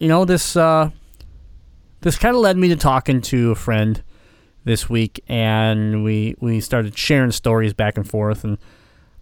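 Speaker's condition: Cleft palate; congenital cleft palate

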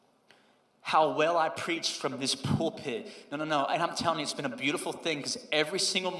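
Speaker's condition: No condition

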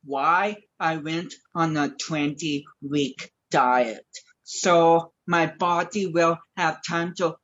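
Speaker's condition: Cerebral palsy; speech affected

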